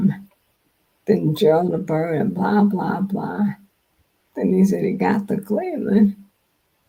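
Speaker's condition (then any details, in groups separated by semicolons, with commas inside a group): Multiple sclerosis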